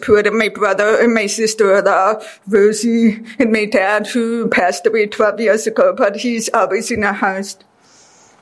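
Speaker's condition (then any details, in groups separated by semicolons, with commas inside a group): Deafness; deaf since childhood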